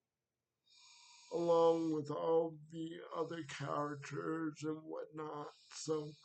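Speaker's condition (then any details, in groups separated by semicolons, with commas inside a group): Cerebral palsy; wheelchair, needs transfer help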